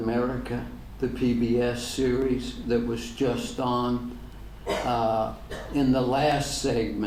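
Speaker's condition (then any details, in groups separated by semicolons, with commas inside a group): ALS; degenerative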